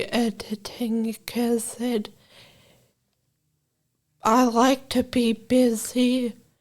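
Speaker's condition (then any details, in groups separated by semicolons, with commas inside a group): Brain injury from aneurysm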